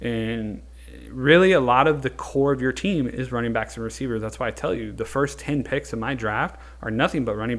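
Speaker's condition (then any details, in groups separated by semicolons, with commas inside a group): No condition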